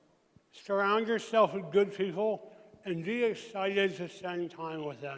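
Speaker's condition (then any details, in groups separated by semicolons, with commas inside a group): Traumatic brain injury; emergency tracheotomy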